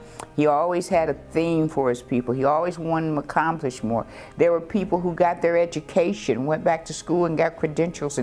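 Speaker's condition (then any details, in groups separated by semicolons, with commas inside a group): No condition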